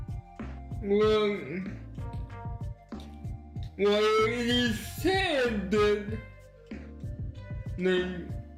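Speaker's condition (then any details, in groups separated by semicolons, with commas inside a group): Cerebral palsy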